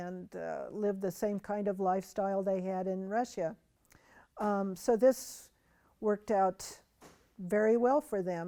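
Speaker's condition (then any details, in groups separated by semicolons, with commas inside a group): No condition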